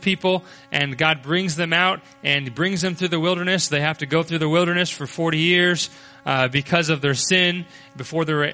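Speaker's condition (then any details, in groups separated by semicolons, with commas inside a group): No condition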